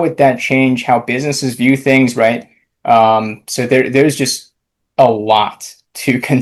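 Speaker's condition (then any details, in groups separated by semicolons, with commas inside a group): No condition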